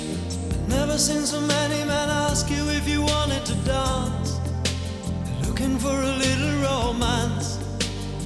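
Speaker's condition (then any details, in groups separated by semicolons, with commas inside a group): No condition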